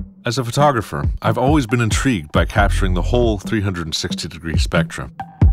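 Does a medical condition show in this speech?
No.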